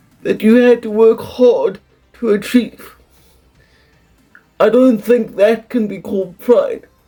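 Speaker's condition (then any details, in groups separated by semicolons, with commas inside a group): Quadriplegic cerebral palsy, severe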